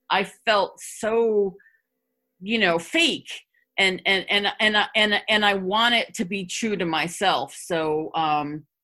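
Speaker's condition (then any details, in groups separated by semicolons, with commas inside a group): Stuttering; covert stuttering upwards of 35 years, hiding tricks stopped working, then open stuttering; stutters less when presenting to a group or audience; formerly avoided speaking situations, speechless at first self-help group meeting, said name and stutter by fourth or fifth; repeated sounds, repeated words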